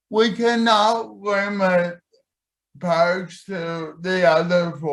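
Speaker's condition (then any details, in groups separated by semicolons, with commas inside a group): Cerebral palsy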